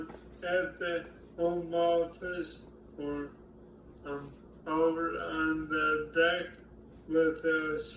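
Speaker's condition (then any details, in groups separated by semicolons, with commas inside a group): ALS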